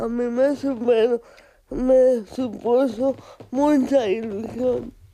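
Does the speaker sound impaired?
Yes: cerebral palsy; takes photographs with adapted cameras and systems, Fundación Aspace Zaragoza project.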